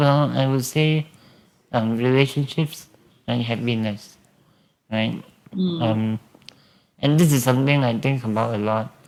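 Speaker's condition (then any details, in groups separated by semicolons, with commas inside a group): Spinal muscular atrophy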